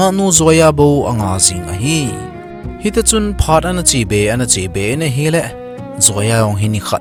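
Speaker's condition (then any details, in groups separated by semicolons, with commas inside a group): No condition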